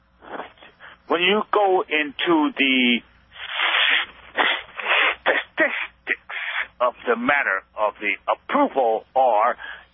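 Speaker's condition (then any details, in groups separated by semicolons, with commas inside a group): Stuttering; stutters when talking, cannot talk for long; blocks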